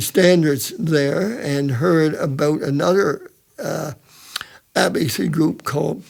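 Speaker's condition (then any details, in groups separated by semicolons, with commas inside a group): Cerebral palsy; present from birth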